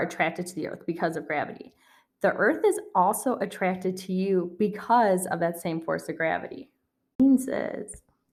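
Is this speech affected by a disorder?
No.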